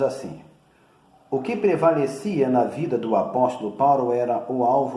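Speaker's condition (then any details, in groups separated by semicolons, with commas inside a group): No condition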